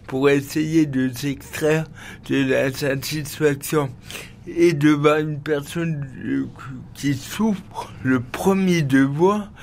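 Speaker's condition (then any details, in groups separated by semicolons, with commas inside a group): Cerebral palsy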